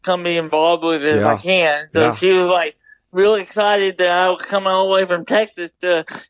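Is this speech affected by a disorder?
Yes: double hemiplegia cerebral palsy; right side weaker than left, left brain involvement, horse therapy since age 5.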